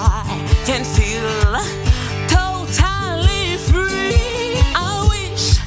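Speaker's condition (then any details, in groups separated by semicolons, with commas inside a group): No condition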